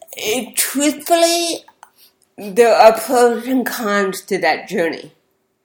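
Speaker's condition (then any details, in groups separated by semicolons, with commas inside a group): Cerebral palsy; speech therapy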